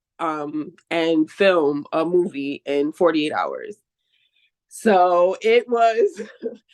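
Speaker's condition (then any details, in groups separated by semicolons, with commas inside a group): No condition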